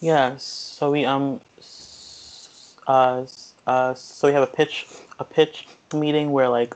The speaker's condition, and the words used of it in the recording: Stuttering. So I'm a person who stutters, as you can hear.